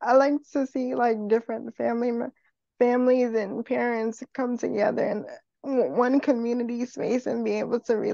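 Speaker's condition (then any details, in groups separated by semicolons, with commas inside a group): Cerebral palsy; cerebral palsy, uses wheelchair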